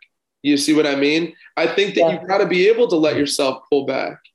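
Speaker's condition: No condition

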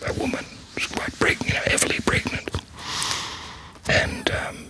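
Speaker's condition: Laryngectomy, voice prosthesis; vocal cord cancer, throat cancer recurrence 8 years later, laryngectomy late 2016, second operation for spreading infection; very quiet, odd manner of speaking, fluent in paragraphs since start of speech therapy

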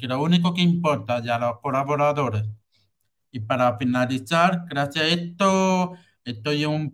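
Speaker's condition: Hearing loss with cochlear implant; congenital hearing loss, cochlea dead, cochlear implant surgery, implant electrically stimulates cochlea; about 34, uses cochlear implant, new operating system connects implant to computer, no headphones

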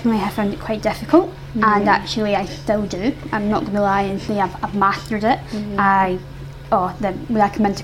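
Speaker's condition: Isolated cleft palate; noticeable speech difference, bar staff often not understanding, partner first took it for accent, sometimes exaggerated at cleft events

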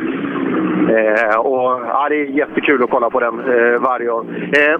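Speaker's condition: No condition

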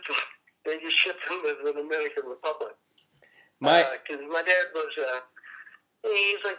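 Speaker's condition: Cerebral palsy; appearance likened to Parkinson's

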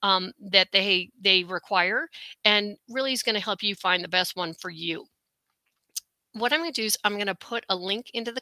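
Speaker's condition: No condition

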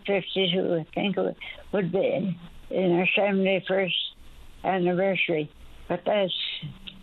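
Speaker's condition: Speech impediment after stroke, mild; some words may need clarifying, son Chess offers to clarify

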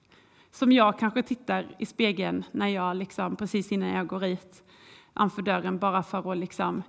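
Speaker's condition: No condition

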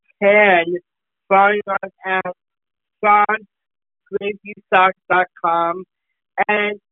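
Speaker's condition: Down syndrome; congenital down syndrome, recent covid pneumonia needing oxygen, cardiac arrest and critical care

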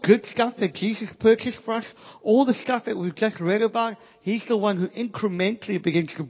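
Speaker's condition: Cleft palate, Pierre Robin syndrome

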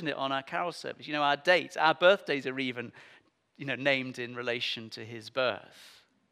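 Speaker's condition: No condition

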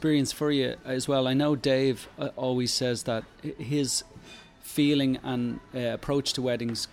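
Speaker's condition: No condition

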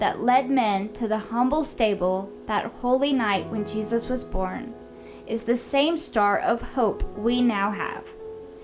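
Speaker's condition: No condition

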